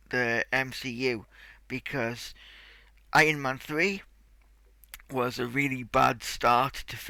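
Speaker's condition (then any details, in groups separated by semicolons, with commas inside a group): Cerebral palsy; tight muscles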